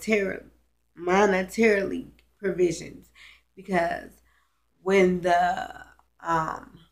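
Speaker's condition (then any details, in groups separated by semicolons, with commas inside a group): Cerebral palsy, spastic; now talking and breathing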